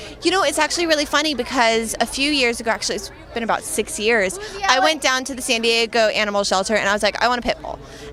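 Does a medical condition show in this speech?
No.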